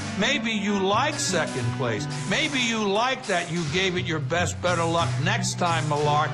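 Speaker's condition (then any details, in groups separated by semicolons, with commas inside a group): No condition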